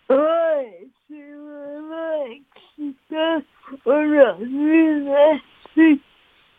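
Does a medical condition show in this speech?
Yes: cerebral palsy; speech affected, listeners must pay attention to follow.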